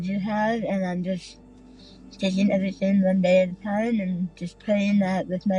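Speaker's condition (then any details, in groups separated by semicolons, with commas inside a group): Tongue removal for cancer; cancer, entire tongue removed, jaw split for surgery; nearly seven years since surgery, cancer-free; no speech right after surgery, former tracheal breathing tube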